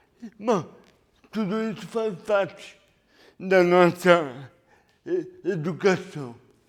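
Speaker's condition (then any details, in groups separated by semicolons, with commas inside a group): Cerebral palsy; lack of oxygen at birth, premature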